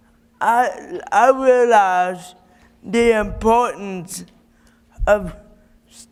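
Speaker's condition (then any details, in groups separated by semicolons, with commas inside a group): Cerebral palsy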